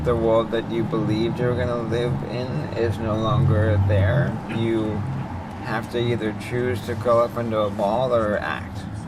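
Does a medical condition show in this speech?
Yes: ALS; voice and hands affected; about 1 year since diagnosis; speaking over five minutes is a struggle.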